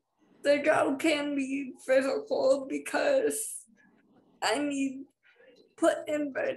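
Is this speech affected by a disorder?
Yes: spastic cerebral palsy.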